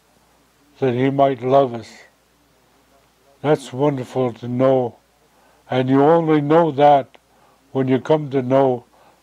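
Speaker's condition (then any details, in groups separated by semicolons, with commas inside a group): Stroke; slurred speech after stroke, hard time finding words, shaky voice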